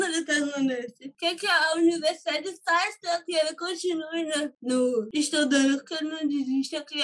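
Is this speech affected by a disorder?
Yes: cerebral palsy; from birth, motor sequelae.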